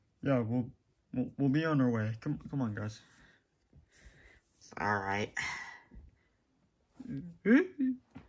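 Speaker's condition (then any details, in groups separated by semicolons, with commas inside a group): No condition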